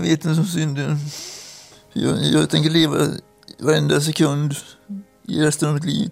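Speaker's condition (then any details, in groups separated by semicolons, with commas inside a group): Atypical Parkinson's, severe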